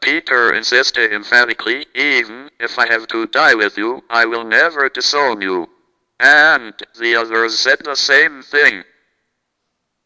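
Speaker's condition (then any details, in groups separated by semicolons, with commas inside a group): Cerebral palsy, speech-generating device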